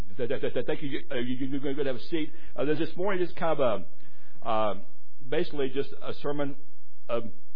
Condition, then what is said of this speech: Stuttering. But did I tell you that they finally figured out why I stutter?